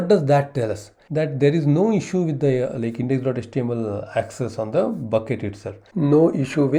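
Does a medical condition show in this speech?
No.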